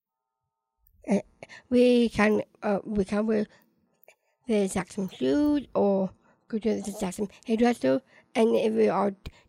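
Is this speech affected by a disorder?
Yes: Down syndrome.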